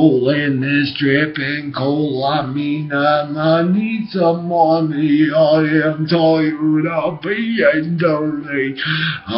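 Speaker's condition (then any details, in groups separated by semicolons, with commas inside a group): Brain injury; bicycle accident head injury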